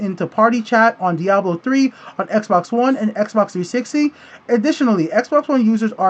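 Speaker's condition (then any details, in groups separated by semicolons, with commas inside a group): No condition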